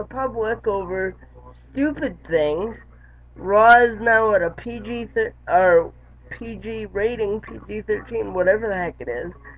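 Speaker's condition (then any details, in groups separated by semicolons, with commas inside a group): Cerebral palsy; lifelong, wheelchair user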